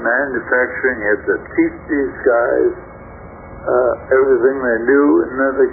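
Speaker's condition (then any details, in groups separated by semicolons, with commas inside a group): Stroke affecting throat muscles; tough time talking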